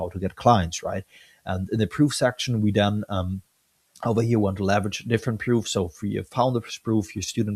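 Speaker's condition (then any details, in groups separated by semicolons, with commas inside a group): No condition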